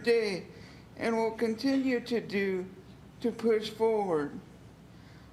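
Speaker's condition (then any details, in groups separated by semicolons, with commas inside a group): Cerebral palsy; physical limitations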